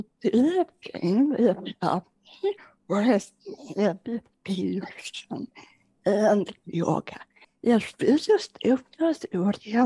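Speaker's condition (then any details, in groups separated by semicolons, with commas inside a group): Generalized dystonia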